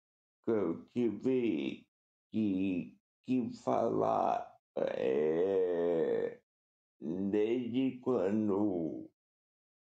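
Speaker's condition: Cerebral palsy; uneventful pregnancy

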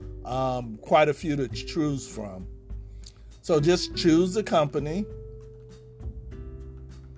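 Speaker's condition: No condition

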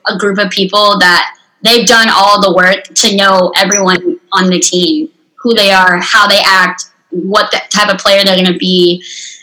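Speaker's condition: Unilateral cleft lip and palate, severe; speech recovered faster than reading and writing

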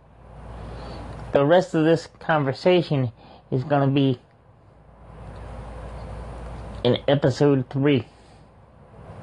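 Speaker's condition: Cerebral palsy; cerebral palsy from birth

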